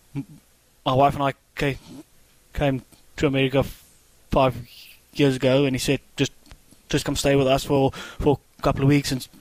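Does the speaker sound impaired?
Yes: stutter; childhood onset after rat poison ingestion and near-fatal hospitalization, Dr. Bird, Blank Center: genetic, incurable; adult, stuttering over 20-25 years, learned four years ago not curable; severe in childhood, withdrew socially, avoided telephone and public speaking; here repeated sounds, repeated words, blocks.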